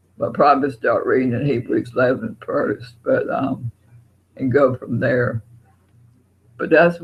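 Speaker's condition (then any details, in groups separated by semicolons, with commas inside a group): Parkinson's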